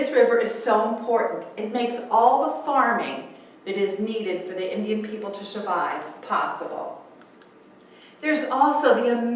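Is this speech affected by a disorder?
No.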